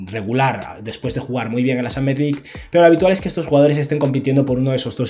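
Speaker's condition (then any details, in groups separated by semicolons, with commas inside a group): No condition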